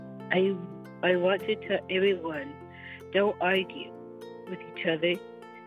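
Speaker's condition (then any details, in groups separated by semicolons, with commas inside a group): Down syndrome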